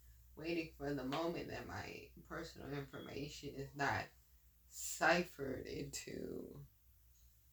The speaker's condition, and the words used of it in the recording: Dysarthria. Every day waiting for my dysarthria to go away because my voice.